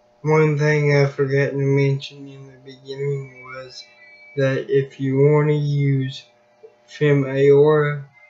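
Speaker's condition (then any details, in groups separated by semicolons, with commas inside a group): Cerebral palsy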